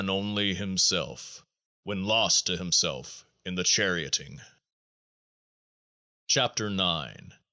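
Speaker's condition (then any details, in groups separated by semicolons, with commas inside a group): No condition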